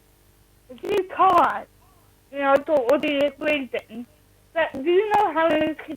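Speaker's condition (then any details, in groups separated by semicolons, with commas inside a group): Cerebral palsy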